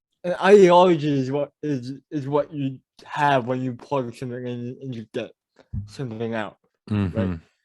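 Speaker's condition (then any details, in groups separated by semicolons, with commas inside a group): Cerebral palsy; mild speech impediment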